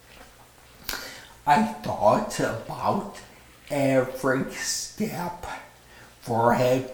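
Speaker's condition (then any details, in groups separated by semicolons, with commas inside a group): Stroke with paralyzed vocal cord; left-hand writing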